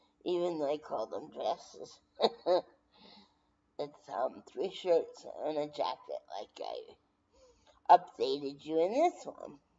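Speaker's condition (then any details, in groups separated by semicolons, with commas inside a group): Brain injury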